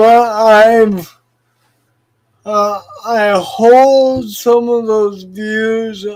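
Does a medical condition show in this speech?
Yes: cerebral palsy.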